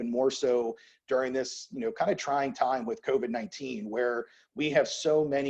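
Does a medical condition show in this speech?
No.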